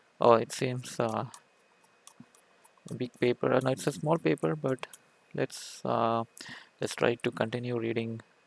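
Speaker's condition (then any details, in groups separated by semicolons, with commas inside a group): No condition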